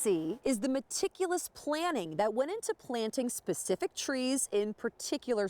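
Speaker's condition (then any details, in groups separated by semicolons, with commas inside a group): No condition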